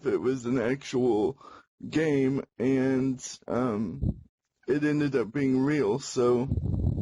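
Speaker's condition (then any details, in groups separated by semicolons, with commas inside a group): Cerebral palsy; cerebral palsy, prenatal oxygen loss, cannot walk, power wheelchair; can speak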